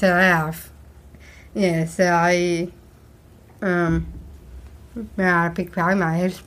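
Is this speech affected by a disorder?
Yes: Down syndrome; present from birth, diagnosed shortly after birth; speech therapy when young, speech therapist miss leah.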